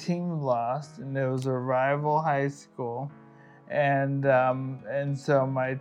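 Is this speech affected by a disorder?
Yes: ALS; Minnesota.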